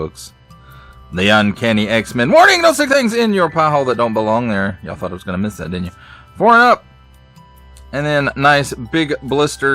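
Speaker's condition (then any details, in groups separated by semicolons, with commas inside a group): No condition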